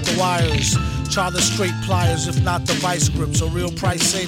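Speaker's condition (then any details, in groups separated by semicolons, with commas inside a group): No condition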